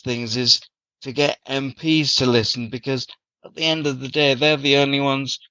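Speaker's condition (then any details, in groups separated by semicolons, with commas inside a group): Cerebral palsy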